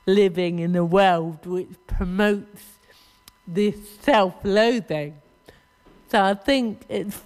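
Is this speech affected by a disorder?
Yes: cerebral palsy.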